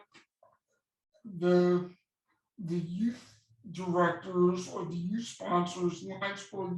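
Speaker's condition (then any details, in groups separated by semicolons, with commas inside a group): Cerebral palsy; voice slightly affected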